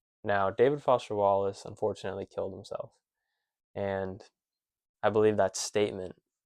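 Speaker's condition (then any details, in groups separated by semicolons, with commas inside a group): No condition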